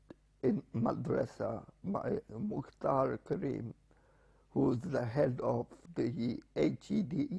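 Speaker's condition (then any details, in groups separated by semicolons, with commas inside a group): Spastic paraplegia with essential tremor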